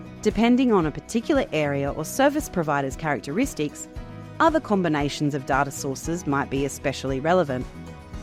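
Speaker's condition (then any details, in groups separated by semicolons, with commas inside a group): No condition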